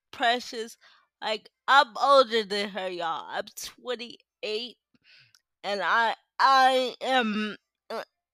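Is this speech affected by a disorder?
Yes: cerebral palsy.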